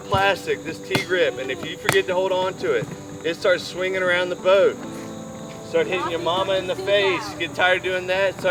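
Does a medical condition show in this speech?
No.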